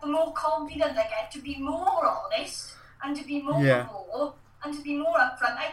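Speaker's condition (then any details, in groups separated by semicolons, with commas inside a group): No condition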